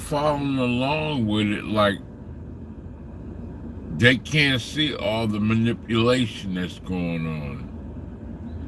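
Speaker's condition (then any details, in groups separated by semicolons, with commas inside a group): Slurred speech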